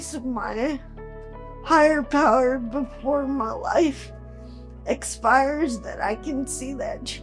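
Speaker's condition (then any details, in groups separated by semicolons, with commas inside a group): Cerebral palsy, quadriplegic; able to speak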